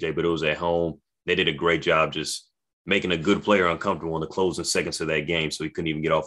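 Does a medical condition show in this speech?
No.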